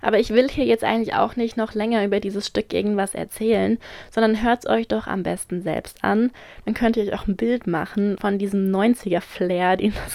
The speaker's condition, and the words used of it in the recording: No condition.